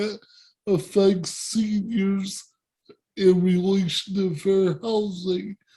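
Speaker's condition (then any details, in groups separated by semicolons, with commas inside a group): Cerebral palsy; present from birth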